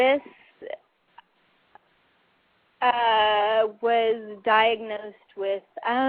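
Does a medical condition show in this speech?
Yes: cerebral palsy; stutters from speech muscle spasms.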